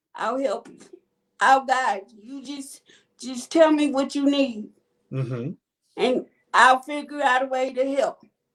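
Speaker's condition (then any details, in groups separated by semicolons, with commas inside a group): Cerebral palsy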